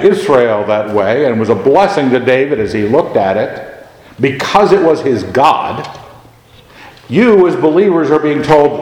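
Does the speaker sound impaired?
No.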